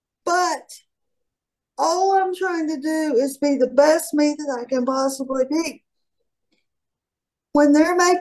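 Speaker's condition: Cerebral palsy; trains mace and clubs

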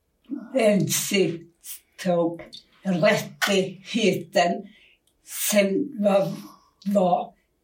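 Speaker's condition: Aphasia; aphasia from brain damage, at onset could not speak at all, partly recovered after time in Spain; knows words but cannot get them out, word-finding errors, garbled non-words, restarts, repetitions

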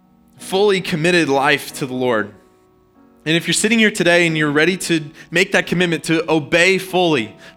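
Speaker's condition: No condition

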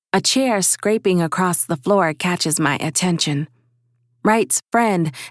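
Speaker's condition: No condition

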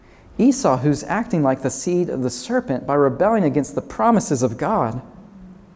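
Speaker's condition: No condition

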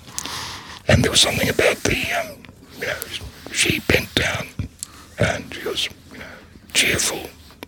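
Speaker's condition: Laryngectomy, voice prosthesis

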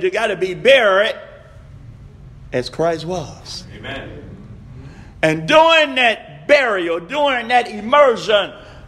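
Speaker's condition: No condition

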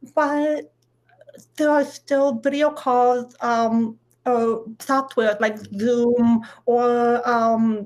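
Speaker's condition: Deafness; medical diagnosis, no sign language, relies on lip reading and captions; able to talk, speech therapy for most of life

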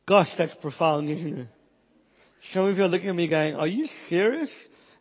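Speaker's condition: Cleft palate, Pierre Robin syndrome

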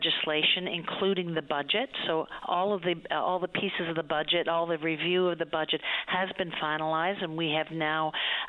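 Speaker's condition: No condition

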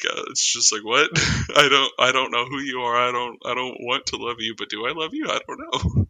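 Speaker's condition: No condition

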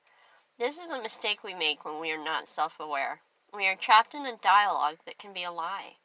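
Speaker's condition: Cleft lip and palate; age 41, no further surgery needed at present, still some days of pain

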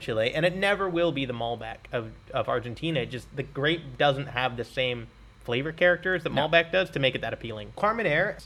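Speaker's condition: No condition

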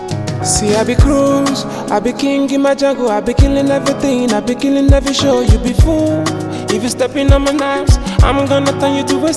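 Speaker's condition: No condition

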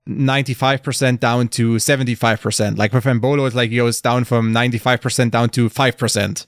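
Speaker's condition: No condition

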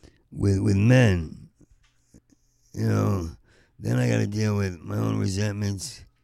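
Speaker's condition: Parkinson's; taken for drunk so could not get a cab

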